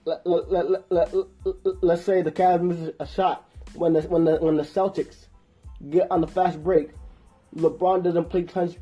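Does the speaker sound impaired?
Yes: stuttering; may stutter during podcast; here repeated sounds, repeated words, prolonged sounds.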